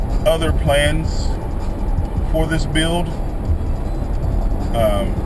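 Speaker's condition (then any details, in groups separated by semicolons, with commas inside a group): No condition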